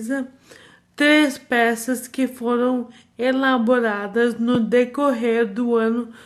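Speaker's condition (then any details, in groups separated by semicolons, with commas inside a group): Amyotrophic lateral sclerosis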